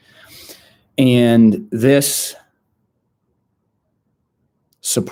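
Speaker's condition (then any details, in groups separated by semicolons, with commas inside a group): No condition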